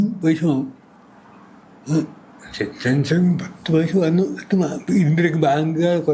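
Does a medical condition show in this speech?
Yes: cerebral palsy.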